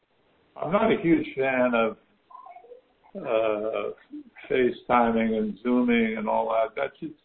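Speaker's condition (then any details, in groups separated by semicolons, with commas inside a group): Parkinson's disease; physical therapy, in-person Parkinson's discussion groups found helpful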